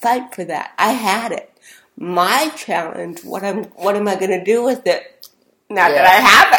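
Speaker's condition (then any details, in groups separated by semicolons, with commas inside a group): Cerebral palsy; speech therapy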